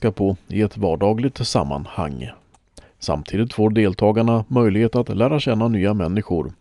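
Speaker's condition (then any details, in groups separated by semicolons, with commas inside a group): No condition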